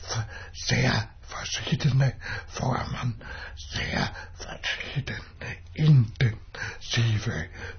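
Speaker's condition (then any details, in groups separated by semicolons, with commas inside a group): Dystonia with speech disorder; lifelong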